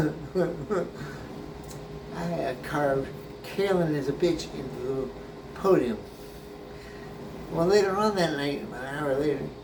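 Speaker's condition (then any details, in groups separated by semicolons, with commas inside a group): Brain injury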